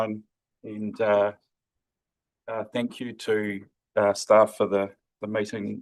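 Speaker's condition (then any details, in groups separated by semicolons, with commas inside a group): No condition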